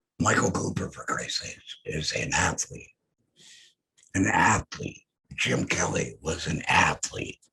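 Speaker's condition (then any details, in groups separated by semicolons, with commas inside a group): Head and neck cancer; laryngectomy; voice lost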